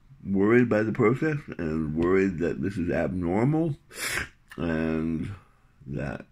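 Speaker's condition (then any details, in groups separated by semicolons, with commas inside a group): Tongue cancer surgery, tongue graft; reduced speech clarity, tongue feels loose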